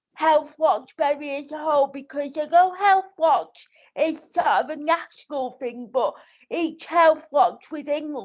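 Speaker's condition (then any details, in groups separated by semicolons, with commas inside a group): Cerebral palsy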